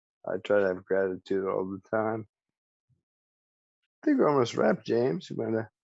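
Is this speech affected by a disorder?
Yes: ALS; speech still preserved.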